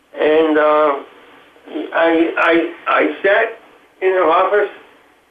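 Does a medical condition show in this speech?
Yes: Parkinson's disease; stutters, Parkinson's attacks the jaw.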